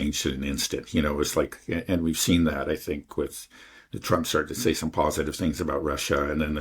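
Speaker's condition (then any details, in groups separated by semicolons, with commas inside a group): No condition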